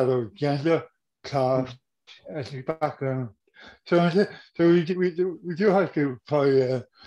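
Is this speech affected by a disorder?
Yes: cerebral palsy; diagnosed about 50 years ago.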